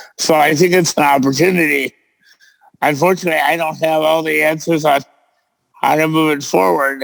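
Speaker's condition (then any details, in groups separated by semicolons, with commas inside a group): Cerebral palsy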